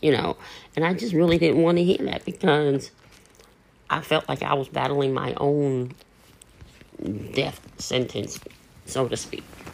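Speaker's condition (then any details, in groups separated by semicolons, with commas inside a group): Cleft lip and palate; surgically repaired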